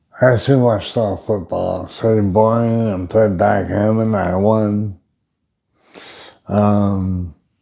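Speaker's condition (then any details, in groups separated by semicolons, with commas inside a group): Brain injury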